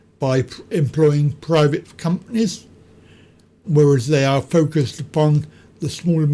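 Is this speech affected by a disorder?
Yes: cerebral palsy.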